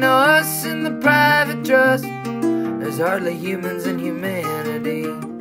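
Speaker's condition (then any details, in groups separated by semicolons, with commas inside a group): No condition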